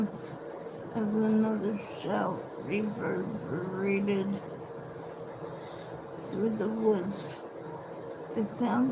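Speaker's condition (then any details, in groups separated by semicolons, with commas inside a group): Cerebral palsy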